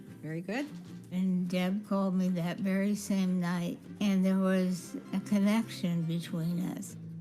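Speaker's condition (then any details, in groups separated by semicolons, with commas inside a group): Parkinson's disease; about 16 years since diagnosis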